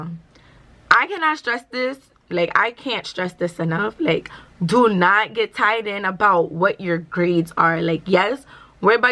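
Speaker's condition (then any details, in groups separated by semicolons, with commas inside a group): No condition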